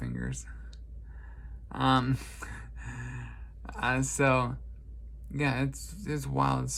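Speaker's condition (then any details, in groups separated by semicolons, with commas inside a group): Traumatic brain injury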